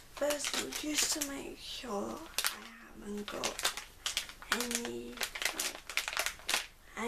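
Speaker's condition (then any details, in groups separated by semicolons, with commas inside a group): Cerebral palsy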